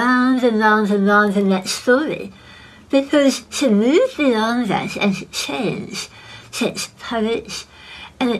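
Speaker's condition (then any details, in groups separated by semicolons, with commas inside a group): Head and neck cancer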